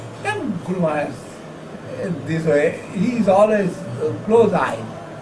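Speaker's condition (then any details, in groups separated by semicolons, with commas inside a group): No condition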